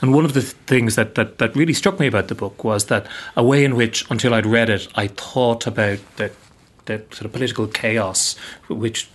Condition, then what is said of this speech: None; typical speech.